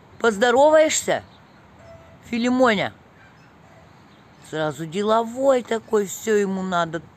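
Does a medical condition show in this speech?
No.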